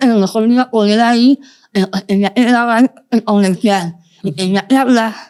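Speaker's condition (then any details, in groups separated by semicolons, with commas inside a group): Moebius syndrome, congenital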